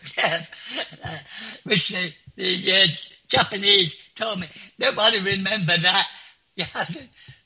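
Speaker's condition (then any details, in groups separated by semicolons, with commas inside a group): Clinically deaf; clinically deaf since school age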